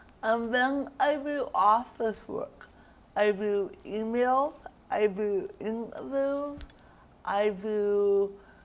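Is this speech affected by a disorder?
Yes: cerebral palsy; diagnosed around age one.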